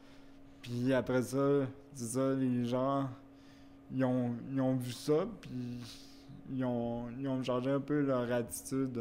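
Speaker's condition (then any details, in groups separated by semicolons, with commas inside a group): Cerebral palsy; wheelchair use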